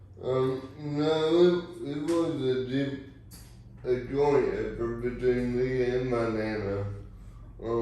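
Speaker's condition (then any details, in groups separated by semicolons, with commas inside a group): Cerebral palsy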